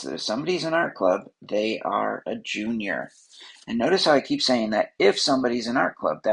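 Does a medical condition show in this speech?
No.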